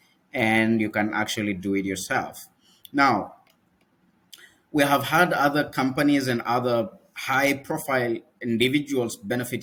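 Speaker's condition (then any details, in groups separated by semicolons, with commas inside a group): No condition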